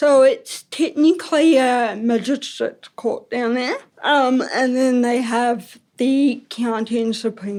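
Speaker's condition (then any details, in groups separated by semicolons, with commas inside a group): Ataxic cerebral palsy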